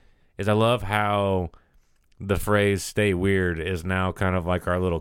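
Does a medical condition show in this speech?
No.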